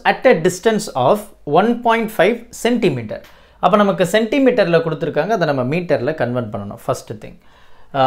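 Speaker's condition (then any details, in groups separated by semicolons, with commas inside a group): No condition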